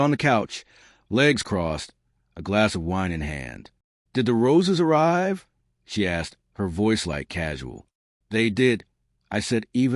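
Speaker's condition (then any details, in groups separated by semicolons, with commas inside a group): No condition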